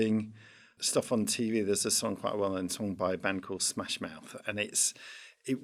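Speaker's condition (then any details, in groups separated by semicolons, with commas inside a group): No condition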